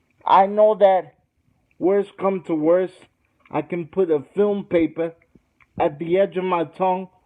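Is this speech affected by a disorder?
Yes: cerebral palsy.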